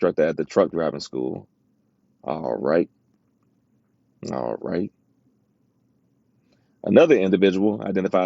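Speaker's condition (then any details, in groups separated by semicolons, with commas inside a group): No condition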